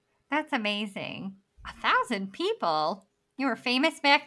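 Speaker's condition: Bilateral cleft lip and palate; congenital

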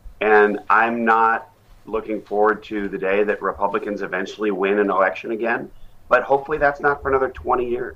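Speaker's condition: No condition

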